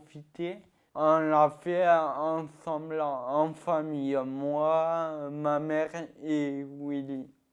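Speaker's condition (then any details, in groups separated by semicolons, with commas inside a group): Ataxia-telangiectasia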